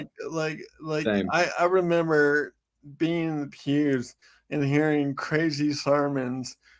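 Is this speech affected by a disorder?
Yes: cerebral palsy; from birth.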